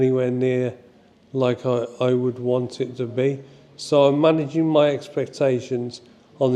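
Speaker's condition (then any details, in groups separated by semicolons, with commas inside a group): Motor neurone disease (ALS)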